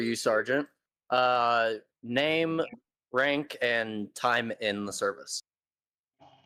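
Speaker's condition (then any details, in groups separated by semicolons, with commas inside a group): No condition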